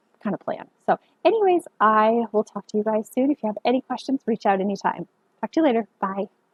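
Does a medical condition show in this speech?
No.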